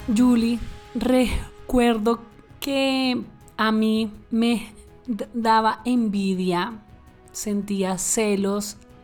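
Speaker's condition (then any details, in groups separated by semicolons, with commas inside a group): Stuttering; since childhood, hidden in school by staying silent, emo phase as mask for frustration; speaks openly in public as a person who stutters, hosts podcast; prolonged sounds, blocks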